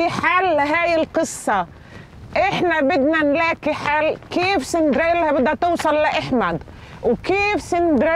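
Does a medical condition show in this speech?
No.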